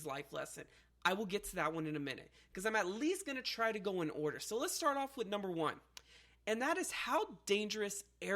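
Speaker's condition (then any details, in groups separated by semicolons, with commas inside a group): No condition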